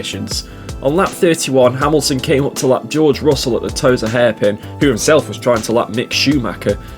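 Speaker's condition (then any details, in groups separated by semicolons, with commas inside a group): No condition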